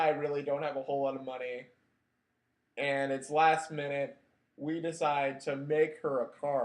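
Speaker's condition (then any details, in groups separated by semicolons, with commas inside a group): No condition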